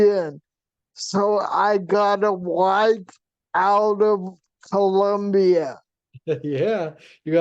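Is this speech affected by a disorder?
Yes: vp shunt failure, brain pressure.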